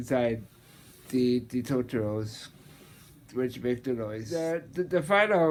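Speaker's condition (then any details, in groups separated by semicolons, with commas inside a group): Muscular dystrophy, Duchenne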